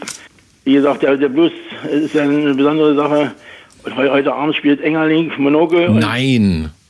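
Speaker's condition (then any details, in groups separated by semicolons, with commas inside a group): Parkinson's; moved away in 2019 for health reasons; describes self as a bit run down; frequent word repetitions and hesitations in transcript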